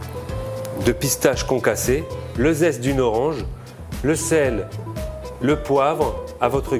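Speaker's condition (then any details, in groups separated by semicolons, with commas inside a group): No condition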